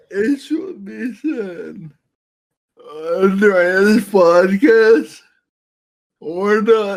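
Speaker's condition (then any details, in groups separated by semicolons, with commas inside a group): Friedreich's ataxia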